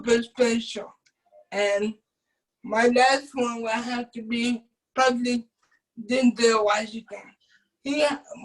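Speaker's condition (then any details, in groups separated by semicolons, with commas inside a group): Cerebral palsy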